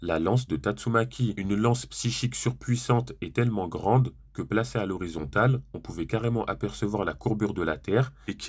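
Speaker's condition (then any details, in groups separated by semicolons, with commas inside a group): No condition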